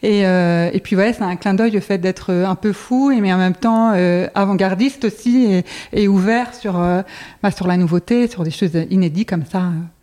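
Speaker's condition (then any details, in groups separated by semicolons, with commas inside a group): Acquired deafness, late-onset total hearing loss; progressive hearing loss, total hearing loss at age 25, then fitted with hearing aids; wears hearing aids, some residual sound reaches ear, feels vibrations; lip-reads, learned unconsciously while losing hearing, no lip-reading courses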